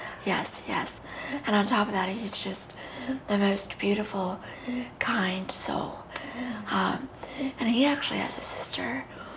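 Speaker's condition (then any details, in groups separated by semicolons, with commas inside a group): Cerebral palsy; very premature birth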